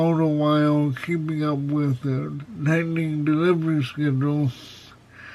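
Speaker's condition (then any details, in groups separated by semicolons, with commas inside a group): Cerebral palsy, spastic, severe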